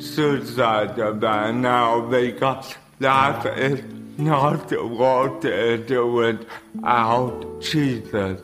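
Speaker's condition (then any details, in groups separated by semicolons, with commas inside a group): Cerebral palsy; daily tasks harder than for others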